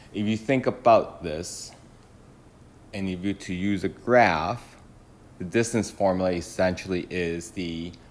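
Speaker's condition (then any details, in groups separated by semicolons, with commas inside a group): No condition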